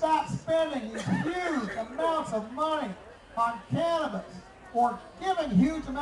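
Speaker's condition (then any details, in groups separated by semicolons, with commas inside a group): No condition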